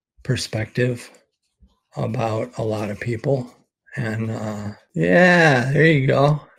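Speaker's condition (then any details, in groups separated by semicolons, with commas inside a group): ALS; expects to lose voice very soon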